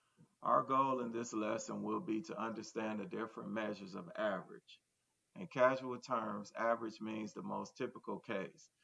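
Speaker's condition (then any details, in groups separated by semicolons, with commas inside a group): No condition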